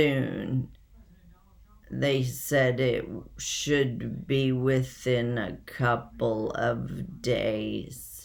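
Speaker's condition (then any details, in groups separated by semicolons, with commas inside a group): Essential tremor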